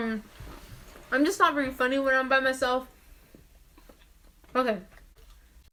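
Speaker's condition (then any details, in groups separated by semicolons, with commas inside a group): No condition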